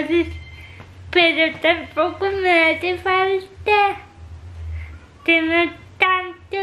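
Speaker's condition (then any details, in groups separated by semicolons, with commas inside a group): Cerebral palsy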